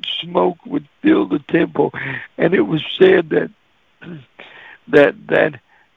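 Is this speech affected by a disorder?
Yes: cerebral palsy; can't talk plain when nervous.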